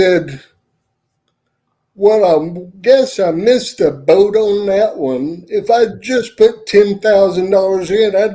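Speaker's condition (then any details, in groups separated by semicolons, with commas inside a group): Cerebral palsy; uses wheelchair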